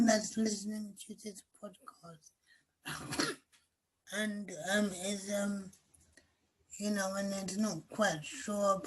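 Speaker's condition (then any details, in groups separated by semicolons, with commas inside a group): Cerebral palsy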